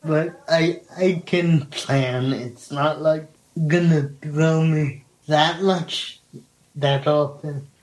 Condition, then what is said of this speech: Cerebral palsy. I know the amount of time I'm gonna be speaking and how many uh, words I can get in.